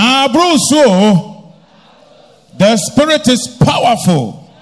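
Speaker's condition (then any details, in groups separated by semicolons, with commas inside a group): No condition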